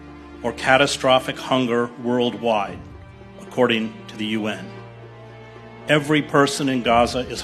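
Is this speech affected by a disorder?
No.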